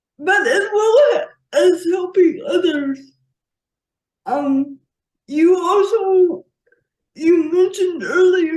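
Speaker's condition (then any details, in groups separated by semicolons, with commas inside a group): Quadriplegic cerebral palsy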